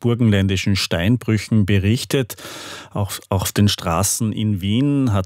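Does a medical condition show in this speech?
No.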